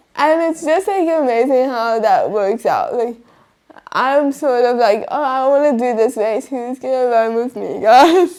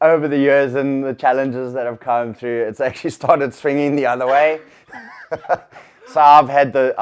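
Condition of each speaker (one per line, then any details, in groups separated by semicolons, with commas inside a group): Cerebral palsy; wheelchair user most of life
No condition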